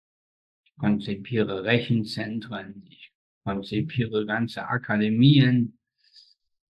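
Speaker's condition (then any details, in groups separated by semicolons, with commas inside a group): Spastic tetraparesis; all four limbs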